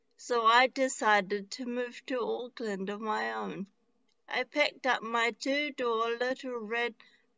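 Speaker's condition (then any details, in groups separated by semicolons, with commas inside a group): Traumatic brain injury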